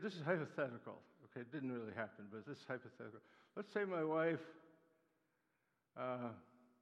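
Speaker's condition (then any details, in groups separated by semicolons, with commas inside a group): Parkinson's disease; Parkinson's attacks muscles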